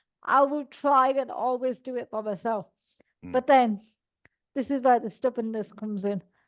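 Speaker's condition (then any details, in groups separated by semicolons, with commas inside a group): Cerebral palsy; all four limbs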